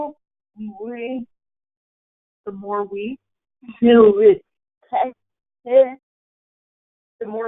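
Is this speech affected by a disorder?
Yes: cerebral palsy.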